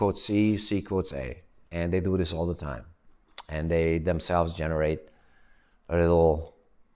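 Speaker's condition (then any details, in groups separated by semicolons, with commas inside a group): No condition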